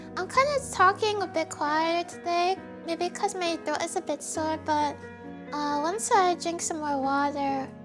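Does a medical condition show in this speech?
No.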